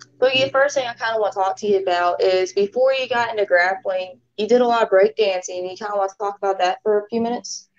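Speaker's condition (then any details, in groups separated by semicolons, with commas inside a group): No condition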